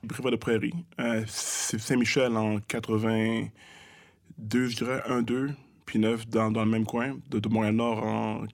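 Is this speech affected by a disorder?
Yes: stuttering; childhood-onset stuttering, thought autistic as young child, spoke Creole, English and French mixed, fluent when rapping since teens; stutters in conversation, strings syllables together very fast without stopping or tripping; here repeated sounds, repeated words.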